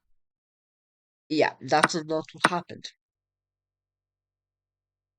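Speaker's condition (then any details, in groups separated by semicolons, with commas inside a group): No condition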